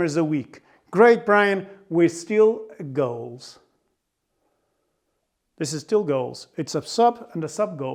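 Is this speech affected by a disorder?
No.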